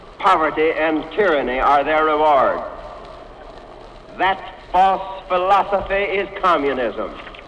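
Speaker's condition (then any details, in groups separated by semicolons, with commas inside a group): No condition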